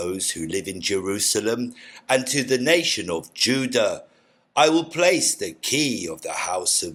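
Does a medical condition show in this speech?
No.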